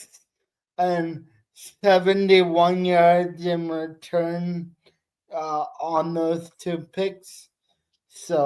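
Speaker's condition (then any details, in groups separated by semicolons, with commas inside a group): Cerebral palsy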